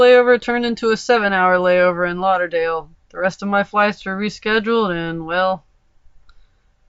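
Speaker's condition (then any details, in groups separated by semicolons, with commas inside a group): No condition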